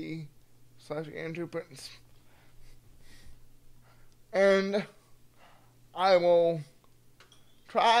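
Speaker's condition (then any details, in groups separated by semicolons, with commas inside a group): Cerebral palsy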